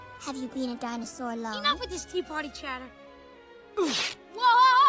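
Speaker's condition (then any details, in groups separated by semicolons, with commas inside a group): No condition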